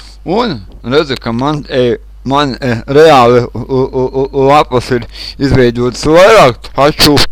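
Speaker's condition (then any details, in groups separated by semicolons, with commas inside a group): Cerebral palsy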